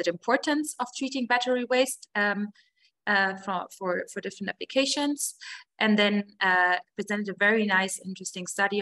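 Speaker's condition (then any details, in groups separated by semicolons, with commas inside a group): No condition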